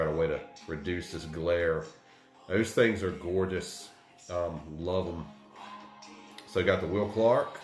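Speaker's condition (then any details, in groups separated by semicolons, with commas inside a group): No condition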